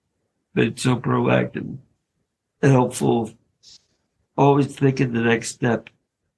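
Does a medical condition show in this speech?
Yes: ALS; diagnosed about five years ago, PEG tube recommended soon after diagnosis; fifth year since diagnosis, taking morphine and Advil, hospice.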